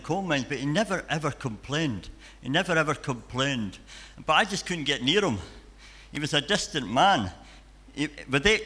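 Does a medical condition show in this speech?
Yes: cleft palate and cleft lip; congenital cleft palate and cleft lip, frequent childhood hospital stays at dental hospital in Edinburgh.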